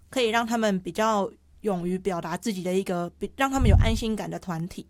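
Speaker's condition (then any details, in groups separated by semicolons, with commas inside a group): Hearing impairment; hearing loss, only hearing-impaired student in junior high class; clear articulation per host, self-reports sometimes slightly unclear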